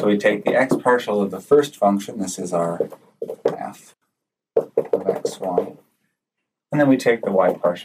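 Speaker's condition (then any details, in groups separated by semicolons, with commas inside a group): No condition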